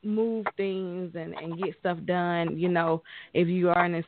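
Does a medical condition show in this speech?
No.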